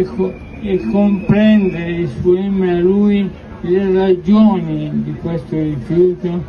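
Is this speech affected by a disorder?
Yes: ALS; bulbar form.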